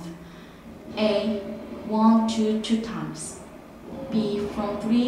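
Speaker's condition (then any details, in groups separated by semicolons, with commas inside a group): No condition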